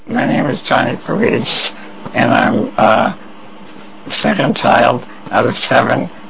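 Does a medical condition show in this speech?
Yes: spinal muscular atrophy; congenital, progressive muscle weakening, bedbound with no hand movement since early 20s, tracheostomy and stomach feeding tube about 10 years ago; trach suctioning when lungs congested, permanent tube-fed liquid diet; depends on voice for everything, uses voice recognition computer system.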